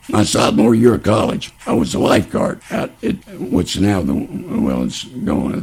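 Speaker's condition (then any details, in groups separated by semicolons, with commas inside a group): Laryngeal cancer; laryngeal cancer following lung cancer diagnosed 2006, later lesions in mouth and one on neck, about 12 years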